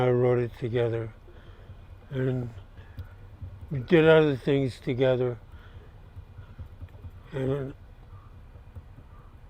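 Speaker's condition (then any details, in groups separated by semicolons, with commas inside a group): Parkinson's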